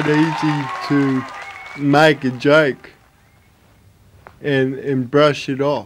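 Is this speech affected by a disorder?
Yes: cerebral palsy; lifelong; about 36 years with it.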